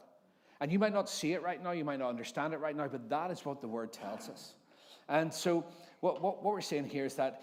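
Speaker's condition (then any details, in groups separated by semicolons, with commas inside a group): No condition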